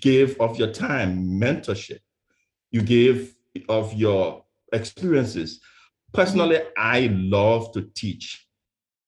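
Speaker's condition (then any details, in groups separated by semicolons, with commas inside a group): Stuttering; stutter first noticed by mother at age 8, lifelong; fear of speaking in high school, tried to skip own valedictorian graduation speech; prolonged sounds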